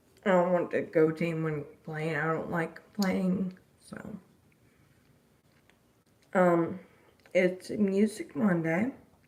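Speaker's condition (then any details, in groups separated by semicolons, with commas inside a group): Disability causing slurred speech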